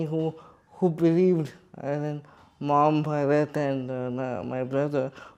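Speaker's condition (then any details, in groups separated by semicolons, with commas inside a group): Cerebral palsy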